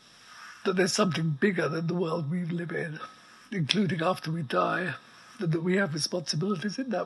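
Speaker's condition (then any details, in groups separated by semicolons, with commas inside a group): ALS; wheelchair six months after diagnosis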